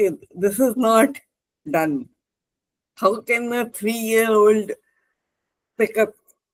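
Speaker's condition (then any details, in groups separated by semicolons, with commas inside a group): Cerebral palsy; spastic left hand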